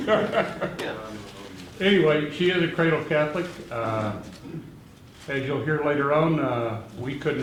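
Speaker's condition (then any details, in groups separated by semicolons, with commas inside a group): No condition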